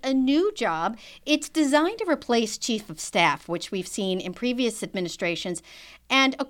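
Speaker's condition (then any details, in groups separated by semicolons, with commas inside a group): No condition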